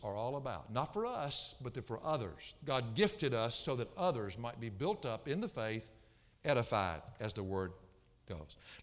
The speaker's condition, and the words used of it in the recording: No condition.